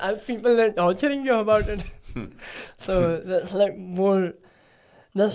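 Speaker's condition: Cleft palate; speech sounds different

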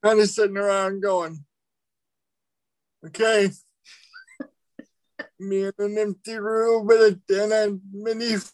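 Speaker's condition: Cerebral palsy

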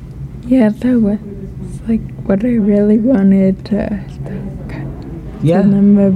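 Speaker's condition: Ataxia; ataxia diagnosed at age 15, first sign falling off swimming starting blocks, first blamed on dehydration; age 19, about four years since diagnosis, needs support to avoid falls

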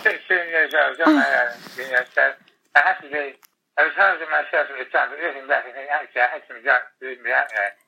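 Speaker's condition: Tongue cancer, glossectomy; most of tongue removed

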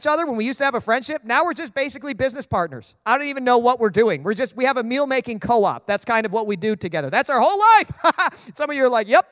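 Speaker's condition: No condition

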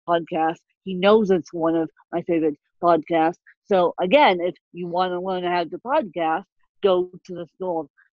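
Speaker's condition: Ataxic spastic cerebral palsy; from birth

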